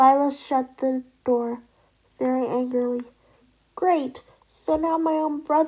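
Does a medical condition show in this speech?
Yes: cerebral palsy.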